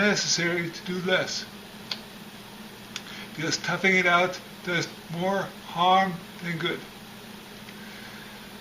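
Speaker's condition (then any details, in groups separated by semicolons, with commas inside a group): Traumatic brain injury; over 10 years since injury, three-week coma, still improving; speech improving, once unintelligible, uses voice recorder for feedback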